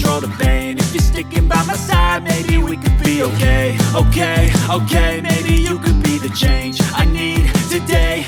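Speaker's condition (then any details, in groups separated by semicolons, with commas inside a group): No condition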